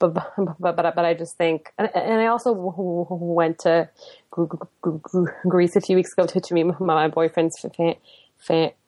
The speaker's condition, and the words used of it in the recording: Stuttering. I feel like if I'm just stuttering and moving forward and, you know, having disfluency, then it sounds different, but I still feel present.